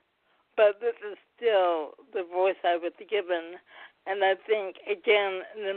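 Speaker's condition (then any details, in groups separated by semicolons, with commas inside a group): Cerebral palsy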